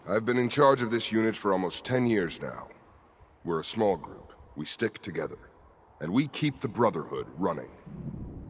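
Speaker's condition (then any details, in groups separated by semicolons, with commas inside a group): No condition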